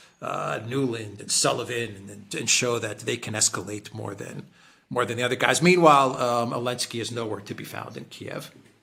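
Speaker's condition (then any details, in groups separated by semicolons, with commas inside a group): No condition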